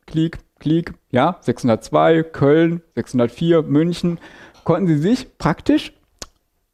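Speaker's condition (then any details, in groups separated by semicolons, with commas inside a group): No condition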